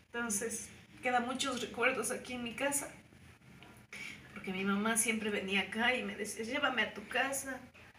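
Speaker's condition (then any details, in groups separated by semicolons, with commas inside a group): No condition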